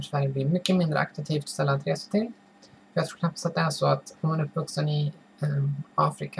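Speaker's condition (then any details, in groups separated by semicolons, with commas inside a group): No condition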